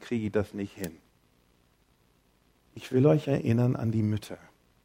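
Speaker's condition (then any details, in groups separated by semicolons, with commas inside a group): No condition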